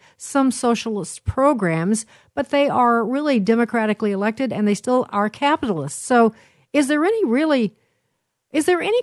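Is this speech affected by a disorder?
No.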